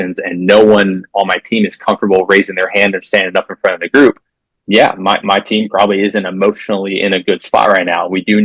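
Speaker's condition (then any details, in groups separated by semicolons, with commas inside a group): No condition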